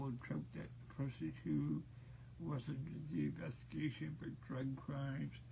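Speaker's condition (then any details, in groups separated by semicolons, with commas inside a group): Cerebral palsy; present since birth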